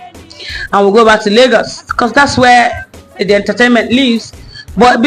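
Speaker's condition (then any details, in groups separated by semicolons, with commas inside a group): No condition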